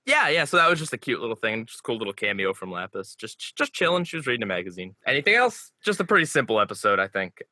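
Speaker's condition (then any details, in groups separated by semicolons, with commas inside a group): No condition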